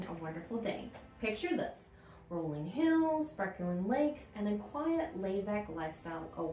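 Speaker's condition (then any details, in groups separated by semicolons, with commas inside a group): No condition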